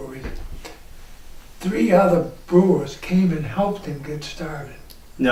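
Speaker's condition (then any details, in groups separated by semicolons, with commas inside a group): ALS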